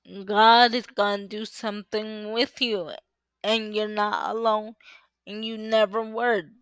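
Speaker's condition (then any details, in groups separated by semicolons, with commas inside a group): Cerebral palsy; uses power wheelchair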